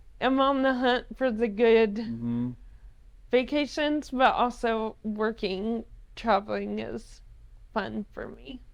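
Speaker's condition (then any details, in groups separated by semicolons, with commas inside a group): ALS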